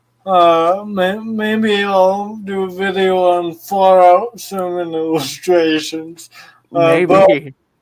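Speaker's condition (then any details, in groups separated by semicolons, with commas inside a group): Cerebral palsy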